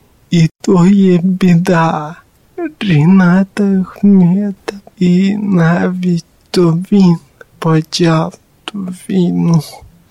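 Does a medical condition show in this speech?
Yes: cerebral palsy; speech defect noticeable to others, not heard by self, startled by own voice on microphone.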